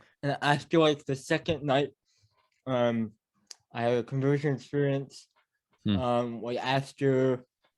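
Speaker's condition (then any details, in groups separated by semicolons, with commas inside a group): Cerebral palsy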